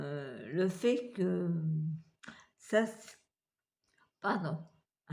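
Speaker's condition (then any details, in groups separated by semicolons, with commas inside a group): Multiple sclerosis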